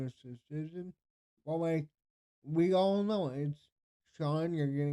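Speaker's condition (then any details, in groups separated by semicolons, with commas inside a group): Cerebral palsy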